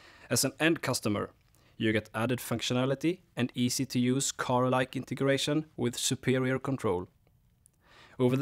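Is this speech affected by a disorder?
No.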